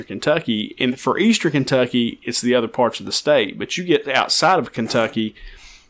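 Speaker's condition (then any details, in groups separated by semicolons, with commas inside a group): No condition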